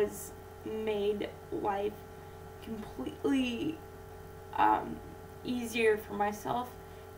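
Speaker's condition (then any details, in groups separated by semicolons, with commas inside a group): Cerebral palsy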